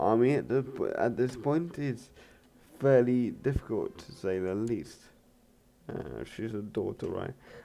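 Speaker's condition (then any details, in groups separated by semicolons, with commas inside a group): Cerebral palsy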